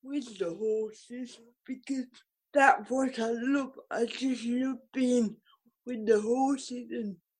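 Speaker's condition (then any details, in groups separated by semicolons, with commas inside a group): Cerebral palsy; occupational therapy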